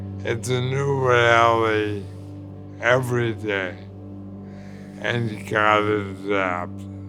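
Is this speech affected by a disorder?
Yes: ALS; shortness of breath.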